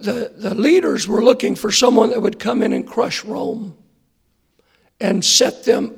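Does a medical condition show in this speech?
Yes: hoarseness after vocal cord surgery; second opinion sought.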